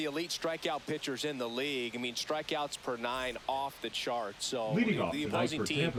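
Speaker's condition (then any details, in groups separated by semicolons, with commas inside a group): No condition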